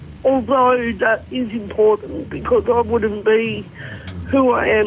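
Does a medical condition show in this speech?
Yes: cerebral palsy; blood clot to brain at about 4 days old, neurological, lifelong, early intervention as child; adult.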